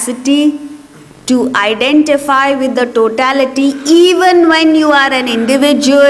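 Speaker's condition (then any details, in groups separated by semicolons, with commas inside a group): No condition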